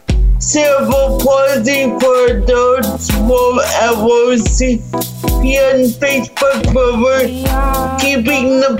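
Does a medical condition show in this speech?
Yes: cerebral palsy; spastic quadriplegia, mainly affects legs, spastic fibers in most muscles throughout body, not overpowering; neck muscles still coordinate for speech, can still speak.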